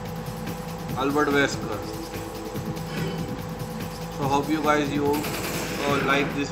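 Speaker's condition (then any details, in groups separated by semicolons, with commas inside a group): No condition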